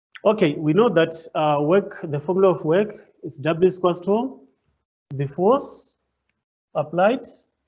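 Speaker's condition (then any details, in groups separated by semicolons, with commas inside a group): No condition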